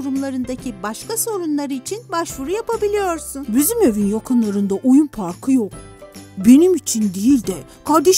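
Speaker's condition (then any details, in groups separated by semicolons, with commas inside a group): No condition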